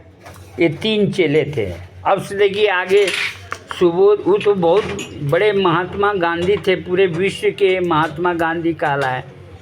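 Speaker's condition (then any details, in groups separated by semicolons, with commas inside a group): No condition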